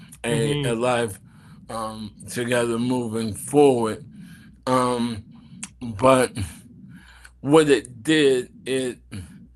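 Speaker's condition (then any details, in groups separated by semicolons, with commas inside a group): ALS; bulbar onset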